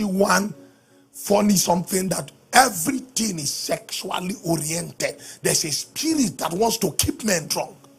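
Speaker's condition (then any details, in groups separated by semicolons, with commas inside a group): No condition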